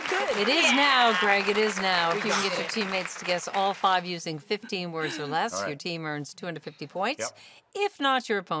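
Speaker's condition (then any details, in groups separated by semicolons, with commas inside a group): No condition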